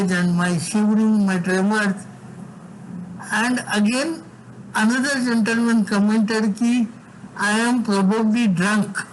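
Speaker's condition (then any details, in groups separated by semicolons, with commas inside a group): Severe cerebral palsy; from birth, involuntary tremors whole body; severe, constant tremors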